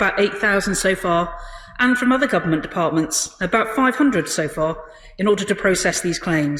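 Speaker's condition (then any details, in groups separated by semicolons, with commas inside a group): No condition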